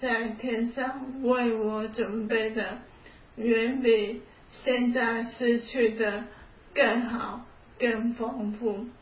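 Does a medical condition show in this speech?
Yes: ALS; onset about three years ago, hand muscle atrophy starting right hand, left hand over a year later; progressive loss of abilities, weak right fingers, cannot type or write, cannot pull zippers.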